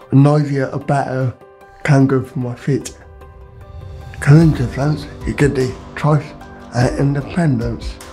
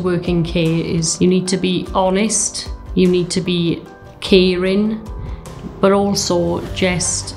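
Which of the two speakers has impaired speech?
The first: cerebral palsy.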